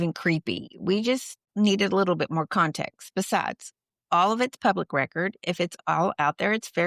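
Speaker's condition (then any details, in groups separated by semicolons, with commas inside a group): No condition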